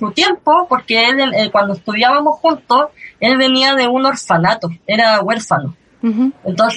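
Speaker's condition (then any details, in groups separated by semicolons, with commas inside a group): Cleft lip and palate; since early childhood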